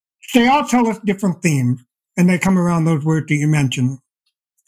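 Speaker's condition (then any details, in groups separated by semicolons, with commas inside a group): Deafblindness; progressive, diagnosed at age 28, expects eventual total blindness; some vision remaining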